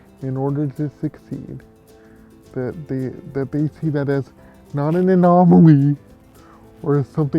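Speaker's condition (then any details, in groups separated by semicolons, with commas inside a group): Cerebral palsy; from birth, full support getting up and showering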